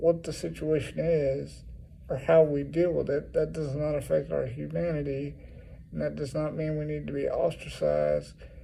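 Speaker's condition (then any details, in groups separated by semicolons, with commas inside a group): Cerebral palsy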